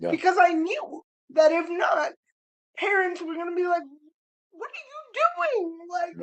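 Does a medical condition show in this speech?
Yes: cerebral palsy; spastic cerebral palsy.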